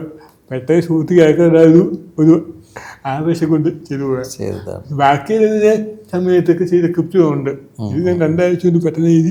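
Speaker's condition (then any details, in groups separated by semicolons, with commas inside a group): Cerebral palsy; from birth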